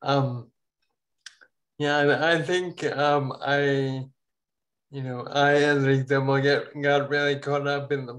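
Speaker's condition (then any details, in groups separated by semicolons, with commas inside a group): Ataxia; falls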